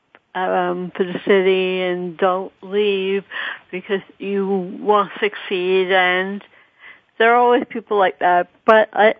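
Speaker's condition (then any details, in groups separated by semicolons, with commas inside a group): Cerebral palsy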